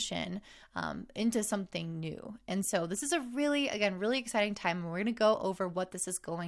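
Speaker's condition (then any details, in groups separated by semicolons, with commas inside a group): No condition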